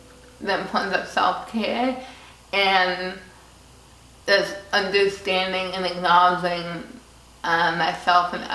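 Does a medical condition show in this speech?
Yes: cerebral palsy; from birth, premature birth, some cognitive effects; almost 29 years; speech impediment, most notable aspect of disability.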